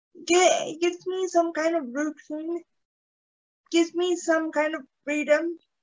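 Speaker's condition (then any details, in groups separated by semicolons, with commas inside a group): Cerebral palsy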